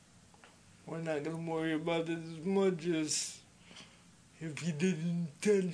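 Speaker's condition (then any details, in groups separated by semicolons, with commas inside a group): Speech impediment; masked poll worker behind plexiglass could not understand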